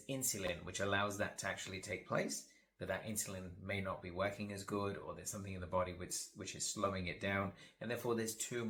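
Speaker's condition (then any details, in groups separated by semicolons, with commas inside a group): No condition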